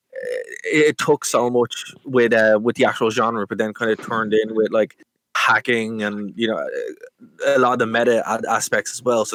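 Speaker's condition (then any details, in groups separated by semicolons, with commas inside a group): No condition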